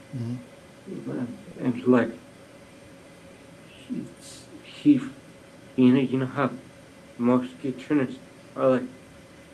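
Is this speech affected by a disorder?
Yes: brain injury; limited use of one hand.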